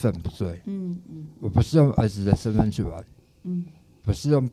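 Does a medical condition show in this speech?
Yes: tongue cancer, stage 4 tongue cancer and parotid cancer; cancer-free after treatment.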